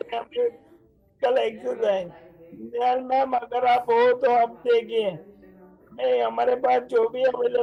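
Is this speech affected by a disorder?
Yes: motor neurone disease; voice strong and loud.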